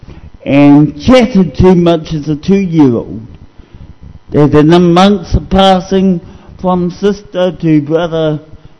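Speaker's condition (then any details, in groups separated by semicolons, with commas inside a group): Cerebral palsy; discovered at age 2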